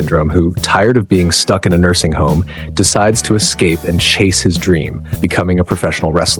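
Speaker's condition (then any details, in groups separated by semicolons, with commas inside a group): No condition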